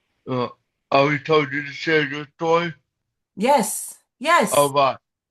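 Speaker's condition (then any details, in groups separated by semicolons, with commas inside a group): Cerebral palsy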